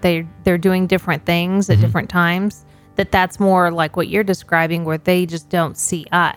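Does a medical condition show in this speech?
No.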